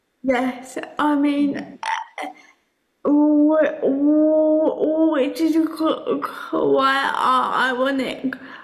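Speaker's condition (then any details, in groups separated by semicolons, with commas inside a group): Cerebral palsy; speech impediment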